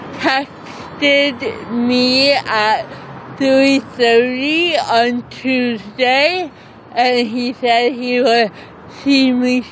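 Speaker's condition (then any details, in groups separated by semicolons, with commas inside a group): Cerebral palsy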